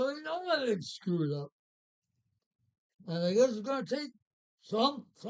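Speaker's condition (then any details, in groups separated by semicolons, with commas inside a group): Parkinson's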